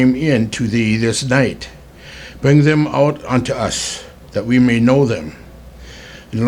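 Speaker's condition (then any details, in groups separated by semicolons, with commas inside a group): No condition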